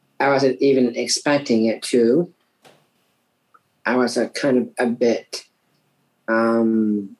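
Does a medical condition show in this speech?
Yes: Down syndrome; from birth.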